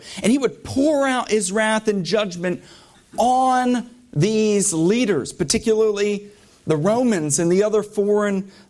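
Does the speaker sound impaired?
No.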